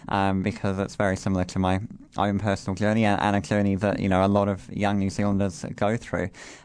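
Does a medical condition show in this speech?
Yes: cleft lip and palate; congenital, lip and palate failed to join, bone graft at age 9, regular cleft clinic team reviews; host says speaks beautifully, cleft surgeon at age 12 doubted public speaking career.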